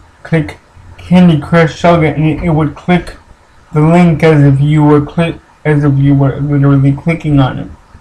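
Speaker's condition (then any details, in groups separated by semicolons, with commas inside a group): Cerebral palsy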